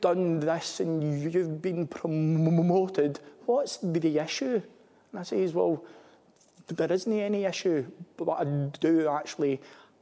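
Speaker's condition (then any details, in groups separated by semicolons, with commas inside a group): Stammer; stammer since at least young infantry recruit age, noticed by recruiting sergeant; stammer noticeable to listeners; repeated sounds, blocks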